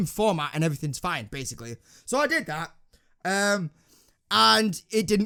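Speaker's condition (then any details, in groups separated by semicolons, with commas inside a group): No condition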